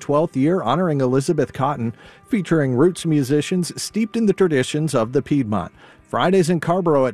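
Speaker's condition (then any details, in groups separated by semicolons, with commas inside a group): No condition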